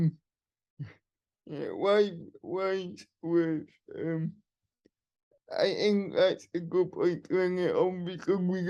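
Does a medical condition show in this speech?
Yes: cerebral palsy, spastic and dyskinetic.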